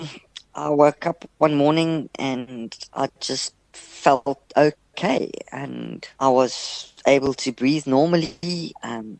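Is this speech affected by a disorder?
Yes: stutter; stutter developed in childhood with onset of depression, caused by depression, quite bad; lessened after medical and social transition with hormone replacement therapy from age 37; quite a bad stutter earlier, now almost not noticeable; here blocks.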